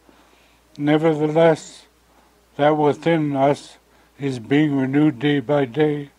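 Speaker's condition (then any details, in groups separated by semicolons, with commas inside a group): Stroke; arterial aneurysm found on x-rays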